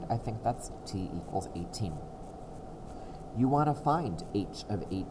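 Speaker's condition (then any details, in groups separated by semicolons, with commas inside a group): No condition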